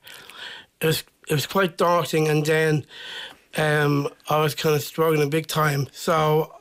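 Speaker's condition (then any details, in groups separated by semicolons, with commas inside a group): Down syndrome; then speech and drama training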